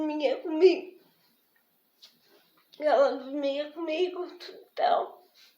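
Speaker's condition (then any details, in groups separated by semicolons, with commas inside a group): Spastic diplegic cerebral palsy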